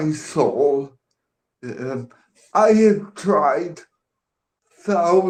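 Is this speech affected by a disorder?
Yes: cerebral palsy; oxygen deprivation at birth.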